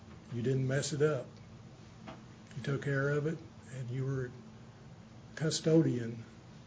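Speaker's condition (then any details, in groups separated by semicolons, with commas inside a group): Parkinson's; not speaking too fast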